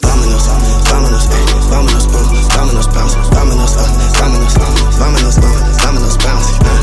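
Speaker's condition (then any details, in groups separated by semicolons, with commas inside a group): No condition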